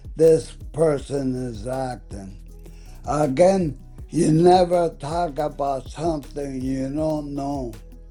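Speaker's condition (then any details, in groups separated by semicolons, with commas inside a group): ALS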